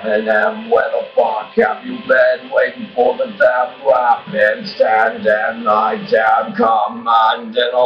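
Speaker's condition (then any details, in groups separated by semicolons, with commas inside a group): Brain injury; bicycle accident head injury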